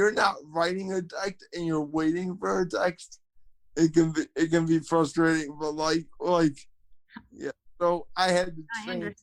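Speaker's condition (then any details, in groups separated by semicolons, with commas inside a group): Cerebral palsy, spastic quadriplegia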